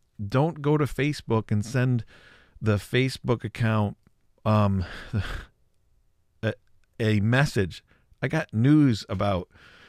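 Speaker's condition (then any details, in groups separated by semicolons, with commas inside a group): No condition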